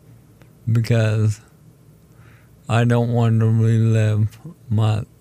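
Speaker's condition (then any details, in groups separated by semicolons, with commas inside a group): ALS; told condition is terminal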